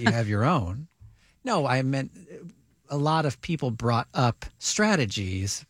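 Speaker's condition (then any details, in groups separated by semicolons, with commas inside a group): No condition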